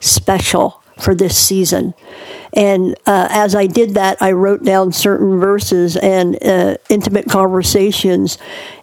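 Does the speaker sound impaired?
Yes: cleft palate; born two months premature.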